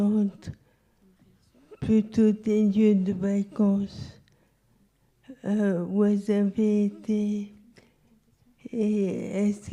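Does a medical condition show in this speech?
Yes: locked-in syndrome.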